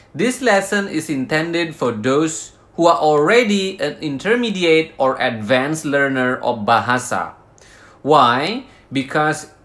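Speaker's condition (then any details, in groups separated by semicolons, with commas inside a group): No condition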